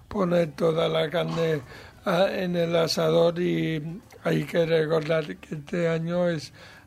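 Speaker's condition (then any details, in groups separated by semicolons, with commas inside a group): Cerebral palsy, mild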